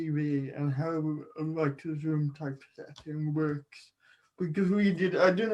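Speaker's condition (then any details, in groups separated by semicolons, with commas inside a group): Cerebral palsy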